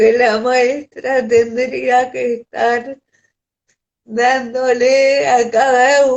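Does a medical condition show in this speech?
Yes: cerebral palsy.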